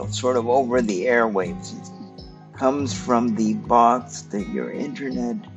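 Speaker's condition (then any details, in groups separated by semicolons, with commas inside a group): Cerebral palsy; stiff muscles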